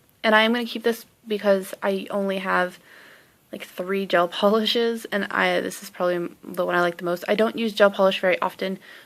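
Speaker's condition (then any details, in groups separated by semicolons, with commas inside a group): No condition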